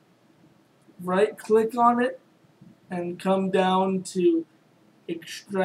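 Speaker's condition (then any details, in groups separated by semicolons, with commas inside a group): Cerebral palsy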